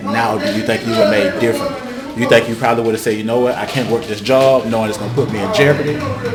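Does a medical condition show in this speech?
No.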